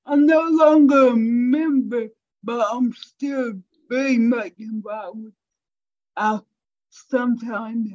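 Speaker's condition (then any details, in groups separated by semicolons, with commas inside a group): Cerebral palsy; voice sounds different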